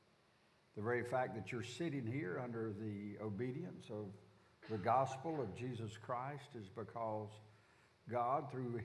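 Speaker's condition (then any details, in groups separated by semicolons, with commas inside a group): No condition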